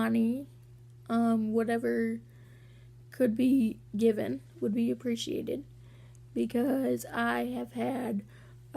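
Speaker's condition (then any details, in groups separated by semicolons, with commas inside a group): Cerebral palsy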